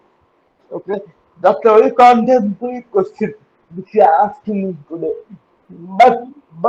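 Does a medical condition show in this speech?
Yes: cerebral palsy; uses wheelchair.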